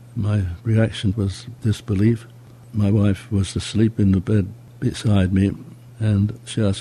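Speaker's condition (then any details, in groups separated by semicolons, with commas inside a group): Parkinson's disease; age 85, somewhat slowed by Parkinson's; voice muted, closely mic'd for interview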